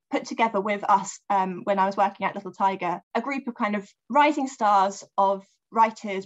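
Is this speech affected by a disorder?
No.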